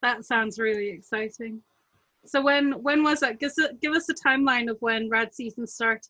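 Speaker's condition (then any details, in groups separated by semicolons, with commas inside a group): No condition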